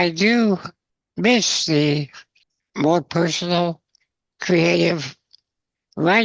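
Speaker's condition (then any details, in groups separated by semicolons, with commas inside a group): Spinal muscular atrophy, congenital; lifelong, age 62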